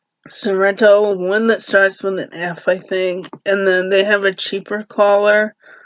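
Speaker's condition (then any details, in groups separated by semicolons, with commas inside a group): Cerebral palsy; uses a cane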